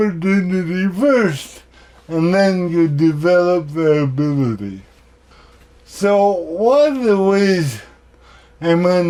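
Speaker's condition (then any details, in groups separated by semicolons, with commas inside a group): Cerebral palsy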